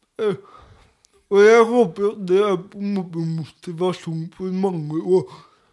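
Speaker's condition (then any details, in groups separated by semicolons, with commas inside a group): Cerebral palsy; speech difficulties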